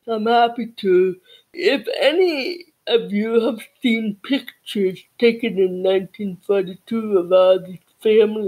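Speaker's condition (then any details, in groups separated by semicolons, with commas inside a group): Cerebral palsy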